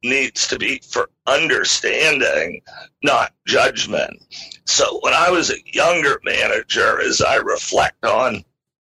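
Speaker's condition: Spasmodic dysphonia; spoke little to protect it

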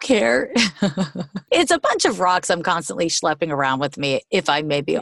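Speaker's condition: No condition

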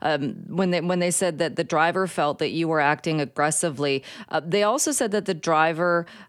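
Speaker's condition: No condition

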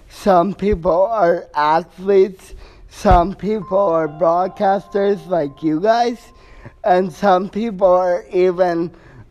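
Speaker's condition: Cerebral palsy; wheelchair since childhood

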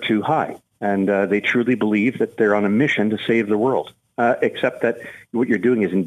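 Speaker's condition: No condition

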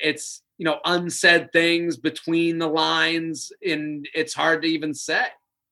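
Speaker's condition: No condition

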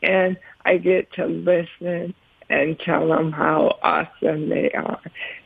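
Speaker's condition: ALS; about 7 years since diagnosis, slow progressor, types with eyes on computer

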